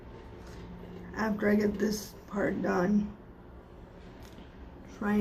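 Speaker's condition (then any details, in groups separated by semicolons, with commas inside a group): Cerebral palsy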